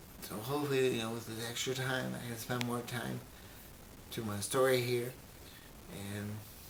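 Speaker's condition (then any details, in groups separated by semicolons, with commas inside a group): Brain injury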